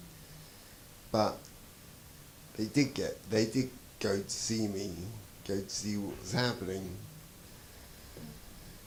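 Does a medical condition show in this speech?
Yes: traumatic brain injury.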